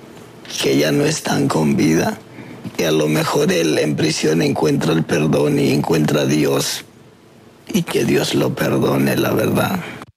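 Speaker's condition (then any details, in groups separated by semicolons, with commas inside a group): Tracheostomy after gunshot wound; bullet traveled down to abdomen, inner jaw fractured, throat injured, throat surgery; tracheostomy still in place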